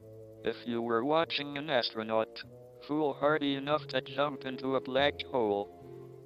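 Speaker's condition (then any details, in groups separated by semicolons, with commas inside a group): ALS, speech-generating device; given 2.5 years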